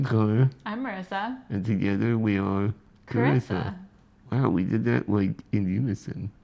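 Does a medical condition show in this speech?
Yes: spinal muscular atrophy.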